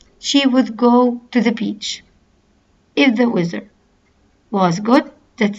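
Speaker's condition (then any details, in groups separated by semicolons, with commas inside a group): No condition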